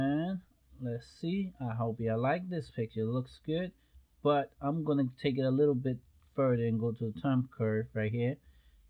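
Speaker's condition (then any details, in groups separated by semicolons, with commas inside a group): No condition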